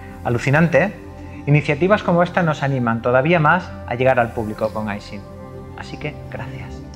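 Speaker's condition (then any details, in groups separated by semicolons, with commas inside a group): No condition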